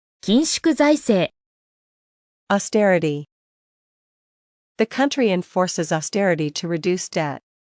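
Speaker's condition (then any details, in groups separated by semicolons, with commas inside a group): No condition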